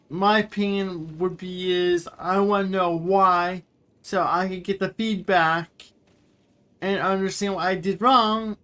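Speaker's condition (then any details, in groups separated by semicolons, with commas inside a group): Cerebral palsy; wheelchair user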